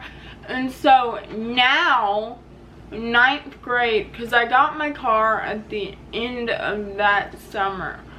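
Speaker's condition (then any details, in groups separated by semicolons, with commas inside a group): Cerebral palsy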